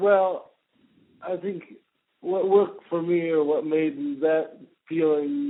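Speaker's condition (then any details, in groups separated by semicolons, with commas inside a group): Cerebral palsy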